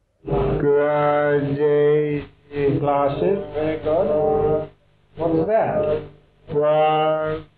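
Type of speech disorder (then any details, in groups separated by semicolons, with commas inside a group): Spastic dysarthria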